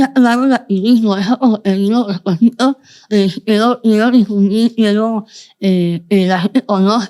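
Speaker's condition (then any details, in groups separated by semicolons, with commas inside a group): Moebius syndrome, congenital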